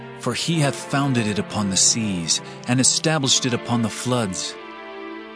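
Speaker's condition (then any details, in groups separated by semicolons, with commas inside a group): No condition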